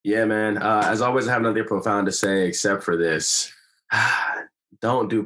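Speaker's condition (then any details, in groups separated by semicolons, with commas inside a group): No condition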